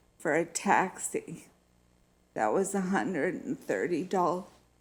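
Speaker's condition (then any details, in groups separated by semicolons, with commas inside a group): Multiple sclerosis; needs time to get voice up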